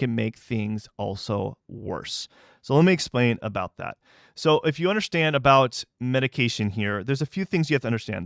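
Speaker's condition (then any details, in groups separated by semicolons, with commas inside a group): No condition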